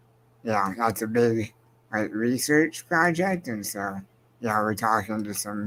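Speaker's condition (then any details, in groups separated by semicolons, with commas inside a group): Spinal muscular atrophy; progressive, wheelchair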